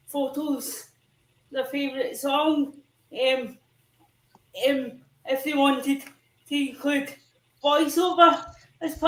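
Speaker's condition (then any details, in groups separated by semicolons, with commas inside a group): Cerebral palsy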